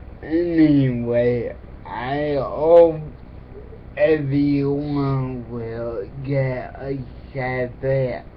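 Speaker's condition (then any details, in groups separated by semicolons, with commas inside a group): Cerebral palsy; affects speech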